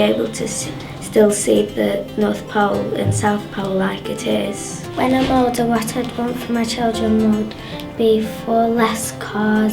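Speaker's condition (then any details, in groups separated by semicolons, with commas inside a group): No condition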